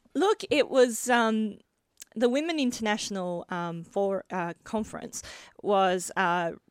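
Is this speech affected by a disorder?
Yes: bilateral cleft lip and palate; congenital bilateral, lip and palate did not fuse before birth, multiple hospital operations before school age; adult.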